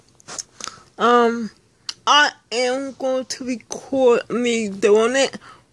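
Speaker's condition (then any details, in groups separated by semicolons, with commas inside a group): Speech impairment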